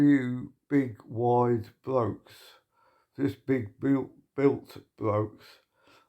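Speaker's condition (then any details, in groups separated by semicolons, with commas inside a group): Motor neuron disease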